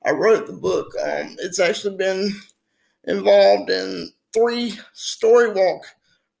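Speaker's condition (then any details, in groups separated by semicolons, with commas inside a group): Spastic quadriplegic cerebral palsy; fully wheelchair bound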